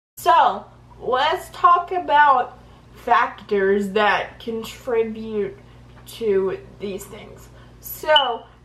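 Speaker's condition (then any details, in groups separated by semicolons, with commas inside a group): Cerebral palsy; caused by brain injury, uses service dog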